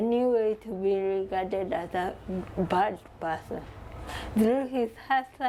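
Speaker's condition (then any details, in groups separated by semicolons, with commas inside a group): Cerebral palsy; from birth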